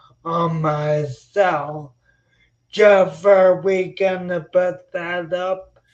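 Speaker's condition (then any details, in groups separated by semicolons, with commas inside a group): Spinocerebellar ataxia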